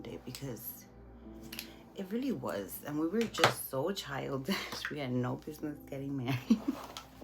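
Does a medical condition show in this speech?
No.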